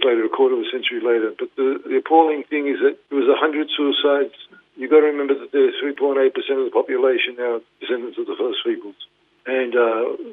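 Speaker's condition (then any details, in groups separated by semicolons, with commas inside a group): Parkinson's; diagnosed 2019, led to retirement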